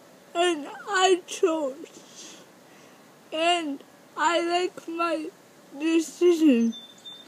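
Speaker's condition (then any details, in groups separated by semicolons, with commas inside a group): Cerebral palsy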